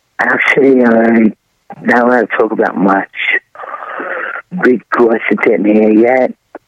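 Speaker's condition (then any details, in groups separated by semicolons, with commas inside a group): Throat cancer surgery; trouble swallowing and breathing before diagnosis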